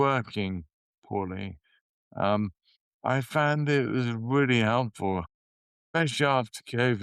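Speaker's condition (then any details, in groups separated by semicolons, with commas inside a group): Motor neurone disease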